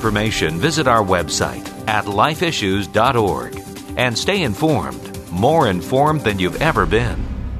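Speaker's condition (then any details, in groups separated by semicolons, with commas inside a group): No condition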